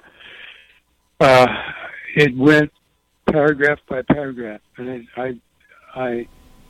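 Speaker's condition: Parkinson's disease; frozen face first noticed by a doctor, confirmed by Parkinson specialists; throat getting closed up, losing voice

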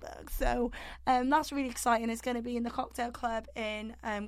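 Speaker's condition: No condition

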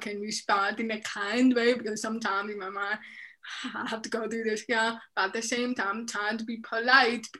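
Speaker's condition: Deafness, profound, severe; left cochlear implant at 3

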